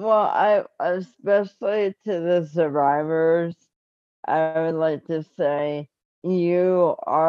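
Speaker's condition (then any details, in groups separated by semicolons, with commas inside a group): Cerebral palsy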